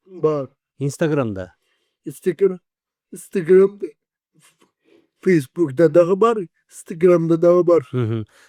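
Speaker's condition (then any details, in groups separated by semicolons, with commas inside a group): Cerebral palsy; 40 years with condition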